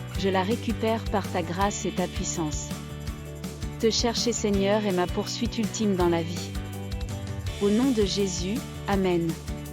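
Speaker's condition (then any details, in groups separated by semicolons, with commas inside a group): No condition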